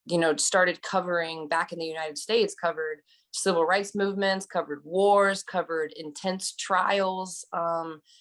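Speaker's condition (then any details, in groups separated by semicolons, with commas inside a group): No condition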